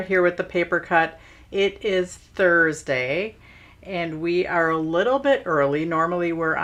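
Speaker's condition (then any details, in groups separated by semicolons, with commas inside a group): No condition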